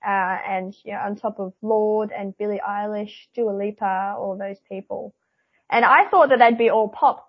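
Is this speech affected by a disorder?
Yes: cleft palate; congenital cleft palate, no palate roof at birth, repair surgeries at 18 months, palate later stretched; after slight palate revision surgery, closure restored, ongoing monitoring, further surgery not soon, protecting voice; palate not closing correctly before revision, now projects with ease, more singing control.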